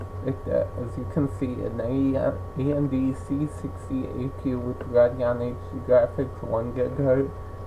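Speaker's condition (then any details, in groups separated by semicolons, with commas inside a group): Cerebral palsy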